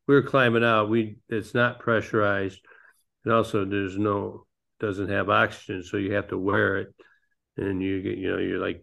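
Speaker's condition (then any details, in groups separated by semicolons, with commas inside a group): Parkinson's disease; pickleball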